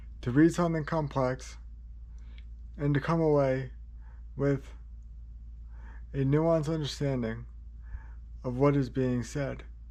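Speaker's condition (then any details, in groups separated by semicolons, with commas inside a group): Cerebral palsy, spastic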